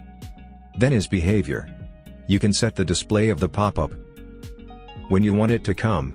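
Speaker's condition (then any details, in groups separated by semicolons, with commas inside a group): No condition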